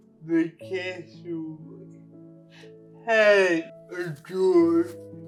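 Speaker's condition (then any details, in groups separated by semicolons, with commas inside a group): Cerebral palsy; quadriplegic, all limbs, uses wheelchair; mild speech impairment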